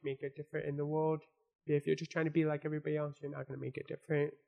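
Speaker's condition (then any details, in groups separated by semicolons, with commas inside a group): Born deaf, congenital; ongoing speech struggles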